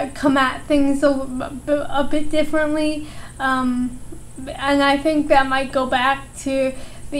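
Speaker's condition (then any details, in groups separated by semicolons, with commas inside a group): Cerebral palsy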